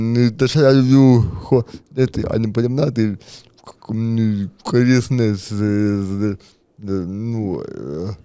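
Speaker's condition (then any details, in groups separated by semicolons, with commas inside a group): Cerebral palsy; affects movement and walking, muscle surgery; walks 10-15 km daily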